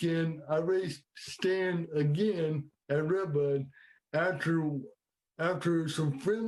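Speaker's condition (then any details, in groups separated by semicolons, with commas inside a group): Cerebral palsy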